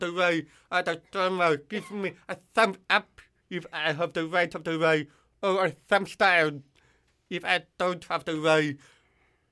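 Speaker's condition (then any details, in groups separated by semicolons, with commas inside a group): Hearing loss with cochlear implant; relies on others' volume feedback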